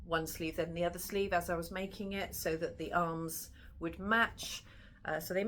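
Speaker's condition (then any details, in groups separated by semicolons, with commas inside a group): No condition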